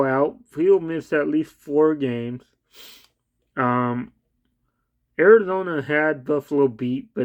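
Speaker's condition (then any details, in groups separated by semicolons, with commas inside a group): Cerebral palsy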